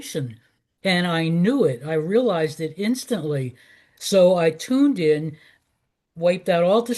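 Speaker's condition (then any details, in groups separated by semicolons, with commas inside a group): No condition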